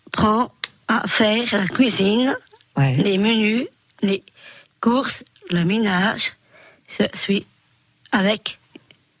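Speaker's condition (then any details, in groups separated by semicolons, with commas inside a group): Down syndrome (Trisomy 21); age 31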